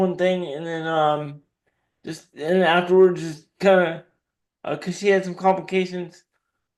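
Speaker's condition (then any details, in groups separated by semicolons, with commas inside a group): Cerebral palsy; dexterity issue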